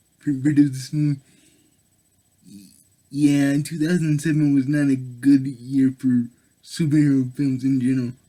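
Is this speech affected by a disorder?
Yes: cerebral palsy; able to speak.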